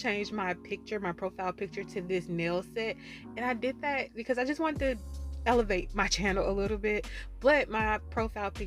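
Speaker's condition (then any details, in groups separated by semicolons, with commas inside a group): No condition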